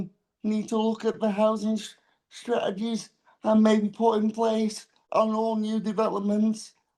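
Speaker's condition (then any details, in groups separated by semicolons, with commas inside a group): Cerebral palsy; diagnosed around 10 months old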